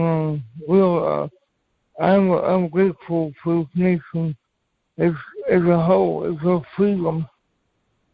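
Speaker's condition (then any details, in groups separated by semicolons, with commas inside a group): Cerebral palsy; from birth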